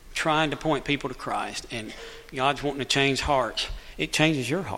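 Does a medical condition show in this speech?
Yes: cleft lip and palate; born with cleft lip and cleft palate, lip scar hidden by mustache.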